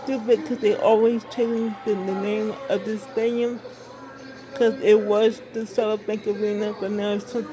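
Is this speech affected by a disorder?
Yes: speech impairment.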